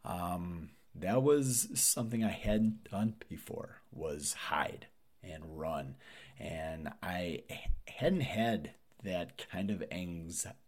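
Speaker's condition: Stutter; stutter since birth, brain-to-mouth speech timing, incurable, noticed age 5, therapy age 5 through high school; ongoing stutter, fluency varies day to day, some bad days; still difficulty with hard l sounds, sometimes fluent, sometimes struggles to speak; prolonged sounds

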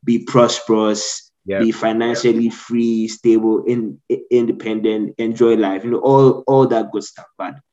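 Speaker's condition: Stammer; stammer since childhood, really bad growing up, one year of speech therapy as adult; still stammers, manages it after speech therapy, accepts it, discloses it openly; severe growing up, now often undetected by listeners; repeated sounds, repeated words, prolonged sounds

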